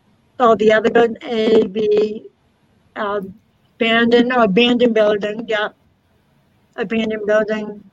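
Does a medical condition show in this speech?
Yes: hard of hearing, cochlear implant; does very well with implant.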